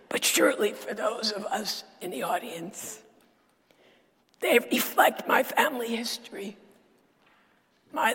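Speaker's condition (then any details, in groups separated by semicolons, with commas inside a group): Dysphonia; dysphonia diagnosed about a decade ago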